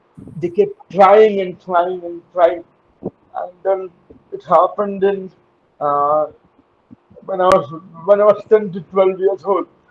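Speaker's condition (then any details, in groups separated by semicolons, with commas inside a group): Cerebral palsy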